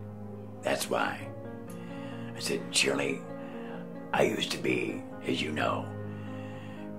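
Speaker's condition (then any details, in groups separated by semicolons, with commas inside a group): Stage IV laryngeal cancer; stage IV laryngeal, tumor around voice box, radiation, chemotherapy; survivor; tumor threatened breathing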